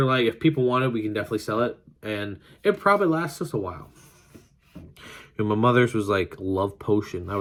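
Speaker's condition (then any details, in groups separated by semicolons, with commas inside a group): No condition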